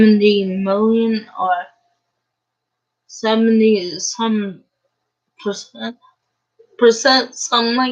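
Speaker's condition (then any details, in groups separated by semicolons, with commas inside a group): Cerebral palsy; uses a wheelchair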